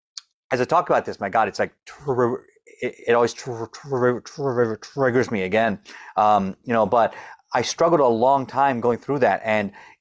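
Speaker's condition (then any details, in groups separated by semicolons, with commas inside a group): Stutter; childhood onset, years of speech therapy, Fluency Master bone-conduction ear device, four-week Starbuck Fluency Clinic intensive, SUNY Geneseo; persisting in adulthood, still not fully fluent, speaks publicly, Toastmasters area speech contest winner; sound and word repetitions, blocks, brief fluent periods, stress worsens, strategic pauses, deep breaths, fluent singing; repeated sounds, repeated words, prolonged sounds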